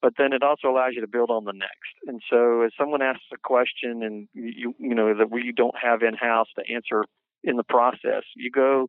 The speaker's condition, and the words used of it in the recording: No condition.